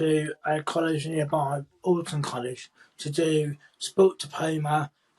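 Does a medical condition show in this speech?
Yes: cerebral palsy; with profound hearing loss; speaks quite clearly, had childhood speech therapy.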